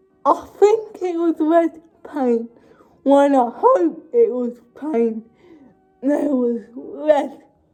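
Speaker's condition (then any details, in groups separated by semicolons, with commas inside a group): Cerebral palsy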